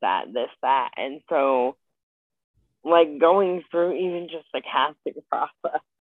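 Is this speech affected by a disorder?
Yes: spastic quadriplegic cerebral palsy; brain-body communication misfire, uses wheelchair, not paralysis, full body sensation.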